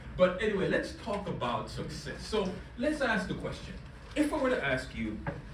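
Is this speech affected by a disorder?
No.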